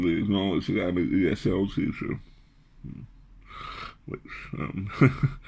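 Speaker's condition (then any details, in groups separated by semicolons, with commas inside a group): Glossectomy with reconstructed tongue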